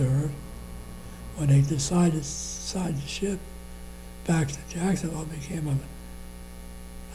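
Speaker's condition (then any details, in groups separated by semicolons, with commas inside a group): Parkinson's disease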